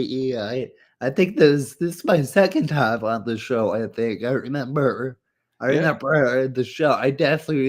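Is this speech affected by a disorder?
Yes: muscular dystrophy.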